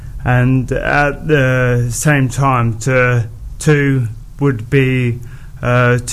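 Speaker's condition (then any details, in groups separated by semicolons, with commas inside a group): Motor neurone disease; progressive neurological disorder affecting muscles throughout the body; speech heavily impacted, slowed down, slurred around the edges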